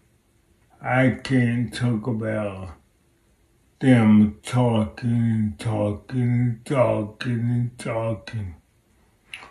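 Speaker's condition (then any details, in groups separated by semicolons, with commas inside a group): Multiple sclerosis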